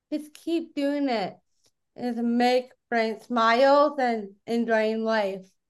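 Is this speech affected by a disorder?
Yes: Down syndrome; may be a little hard to understand, mother helps a little, host understood nearly everything, host once asked for a repeat.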